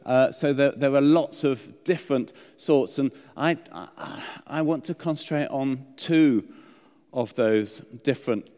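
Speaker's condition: Stutter; sought healing earlier without cure, later offered prayer for cure by congregation member; repeated sounds, repeated words

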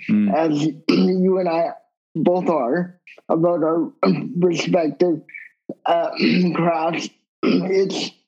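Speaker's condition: Cerebral palsy; wheelchair user

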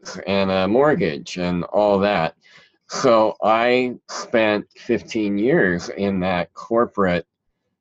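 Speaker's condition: Cleft palate; present since childhood

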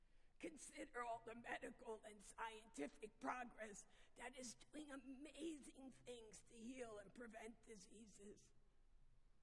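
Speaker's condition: Vocal dysphonia; lost singing ability

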